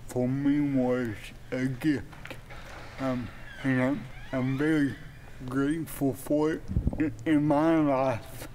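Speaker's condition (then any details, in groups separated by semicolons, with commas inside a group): Cerebral palsy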